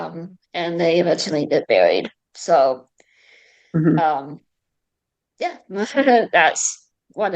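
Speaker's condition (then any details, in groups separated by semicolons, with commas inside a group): Cerebral palsy, mild; speech affected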